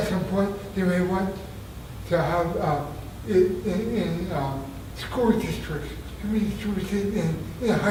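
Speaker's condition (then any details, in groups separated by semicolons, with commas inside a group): Traumatic brain injury; near-fatal injury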